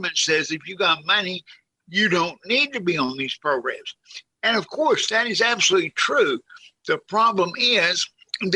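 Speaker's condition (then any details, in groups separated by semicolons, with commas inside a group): Cerebral palsy, severe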